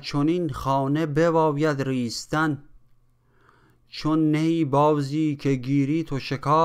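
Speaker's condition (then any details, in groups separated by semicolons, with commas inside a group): No condition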